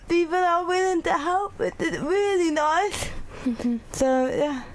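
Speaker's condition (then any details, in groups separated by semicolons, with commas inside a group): Cerebral palsy; cognitive function unaffected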